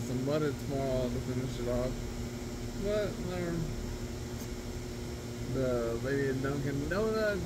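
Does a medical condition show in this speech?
Yes: traumatic brain injury.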